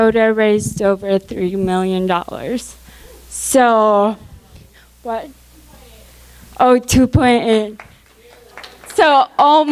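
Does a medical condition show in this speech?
Yes: cerebral palsy.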